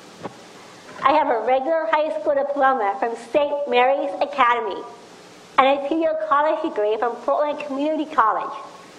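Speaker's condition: Down syndrome; speech problems

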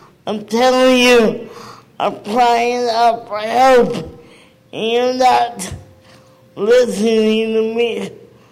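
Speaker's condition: Cerebral palsy; never received needed therapy; age 49

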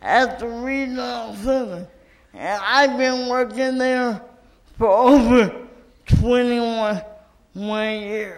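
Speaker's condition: Cerebral palsy; did not get needed physical therapy in childhood

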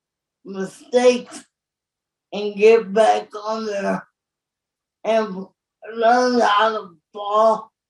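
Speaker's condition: Cerebral palsy; born very premature

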